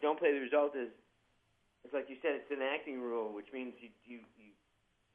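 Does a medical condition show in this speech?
Yes: Parkinson's disease, young-onset.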